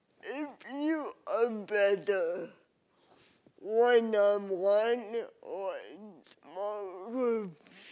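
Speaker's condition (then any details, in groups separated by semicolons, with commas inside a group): Cerebral palsy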